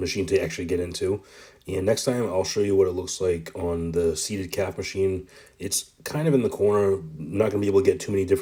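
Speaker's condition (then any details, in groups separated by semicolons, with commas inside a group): No condition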